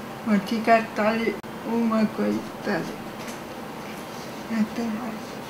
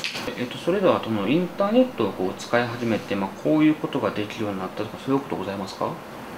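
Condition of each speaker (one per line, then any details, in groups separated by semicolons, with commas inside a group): Cerebral palsy; in 40s; speech impairment, difficulty producing voice and words, types instead
No condition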